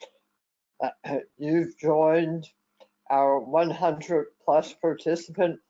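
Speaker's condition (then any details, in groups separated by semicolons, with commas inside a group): Head and neck cancer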